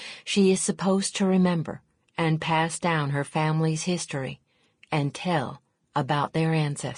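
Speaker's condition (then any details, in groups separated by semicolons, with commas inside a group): No condition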